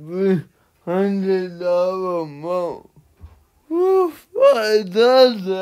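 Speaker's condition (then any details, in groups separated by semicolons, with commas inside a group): Cerebral palsy; atypical speech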